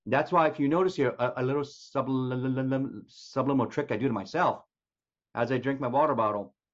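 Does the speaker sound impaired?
Yes: stutter; stutter since childhood, severe growing up, singing to avoid talking; age 50, still stutters, occasionally gets stuck, uses speech structure and techniques to manage blocks; trouble with l, sometimes r, cannot always say own name, inserts pauses, fillers; here repeated sounds, prolonged sounds.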